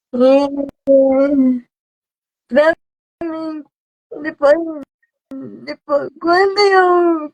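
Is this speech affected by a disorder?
Yes: cerebral palsy.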